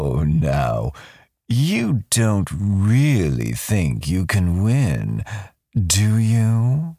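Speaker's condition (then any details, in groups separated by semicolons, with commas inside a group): No condition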